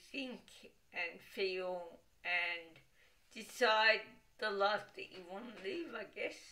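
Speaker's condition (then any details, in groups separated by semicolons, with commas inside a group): Cerebral palsy, dystonic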